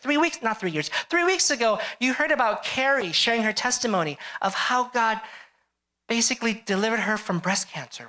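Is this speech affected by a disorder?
No.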